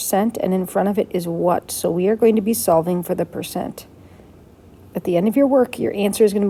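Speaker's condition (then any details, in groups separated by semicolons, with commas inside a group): No condition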